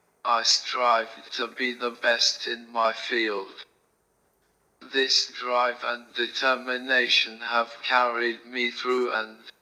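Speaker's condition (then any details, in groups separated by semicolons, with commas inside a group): Motor neurone disease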